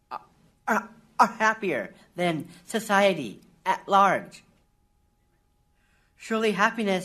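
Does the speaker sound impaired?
Yes: Down syndrome.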